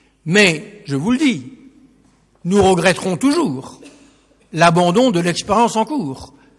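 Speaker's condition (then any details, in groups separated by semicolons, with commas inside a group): No condition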